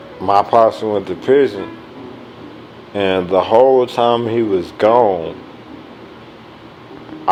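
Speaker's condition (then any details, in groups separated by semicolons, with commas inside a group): ALS; speech progressively lost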